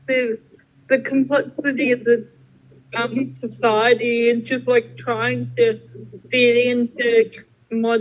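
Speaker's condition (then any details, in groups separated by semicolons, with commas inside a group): Cerebral palsy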